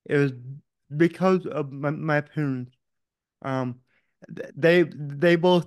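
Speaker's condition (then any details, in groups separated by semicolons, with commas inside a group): Cerebral palsy; diagnosed age one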